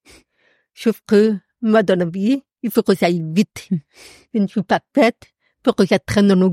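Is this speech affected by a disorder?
Yes: profound deafness; past workplace accommodation for phone calls and written meeting transcription.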